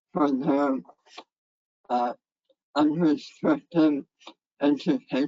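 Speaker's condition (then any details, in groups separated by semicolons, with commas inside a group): Head and neck cancer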